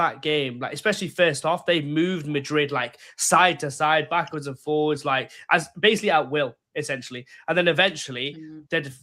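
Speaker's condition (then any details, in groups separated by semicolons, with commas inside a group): No condition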